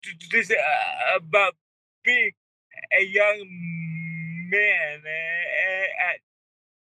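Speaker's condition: Cerebral palsy; mind thinks faster than can talk

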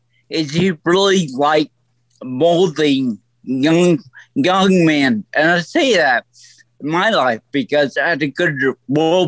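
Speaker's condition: Stroke; voice affected

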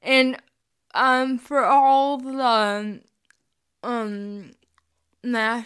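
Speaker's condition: Spastic cerebral palsy; mixed type, mostly spastic

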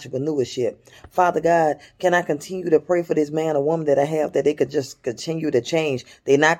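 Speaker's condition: No condition

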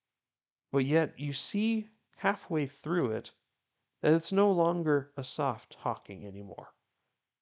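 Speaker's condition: No condition

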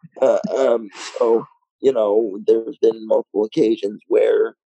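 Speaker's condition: Cerebral palsy, mild

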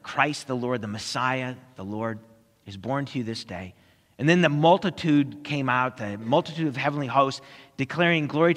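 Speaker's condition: No condition

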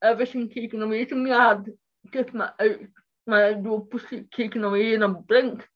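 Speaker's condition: Cerebral palsy; walking and dexterity difficulties

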